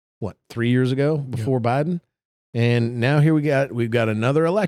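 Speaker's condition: No condition

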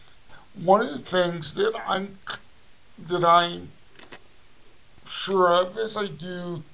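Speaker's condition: Cerebral palsy; limbs affected, power wheelchair user

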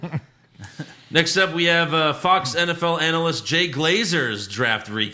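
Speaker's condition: No condition

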